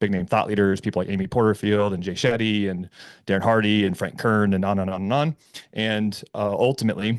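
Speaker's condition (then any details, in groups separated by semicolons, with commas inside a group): No condition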